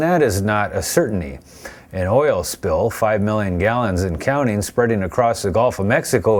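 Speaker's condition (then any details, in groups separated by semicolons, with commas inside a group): No condition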